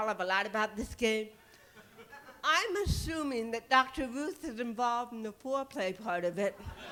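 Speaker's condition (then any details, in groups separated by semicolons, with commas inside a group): Cerebral palsy; titanium neck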